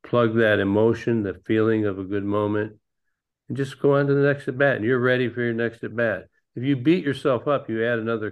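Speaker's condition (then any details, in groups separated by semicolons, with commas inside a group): Parkinson's disease; pickleball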